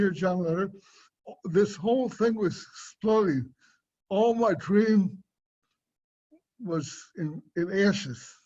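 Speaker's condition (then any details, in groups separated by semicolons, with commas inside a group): Cerebral palsy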